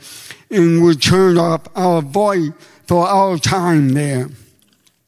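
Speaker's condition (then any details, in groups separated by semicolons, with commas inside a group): Deafness; comfortable speaking and using own voice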